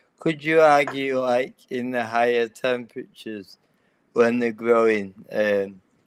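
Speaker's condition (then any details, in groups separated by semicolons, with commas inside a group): Cerebral palsy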